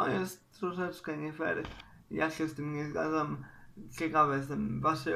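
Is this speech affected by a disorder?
Yes: cerebral palsy; uses wheelchair.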